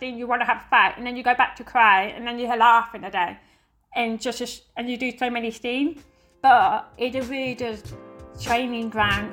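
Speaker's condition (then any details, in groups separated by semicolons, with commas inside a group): Deafness; not the music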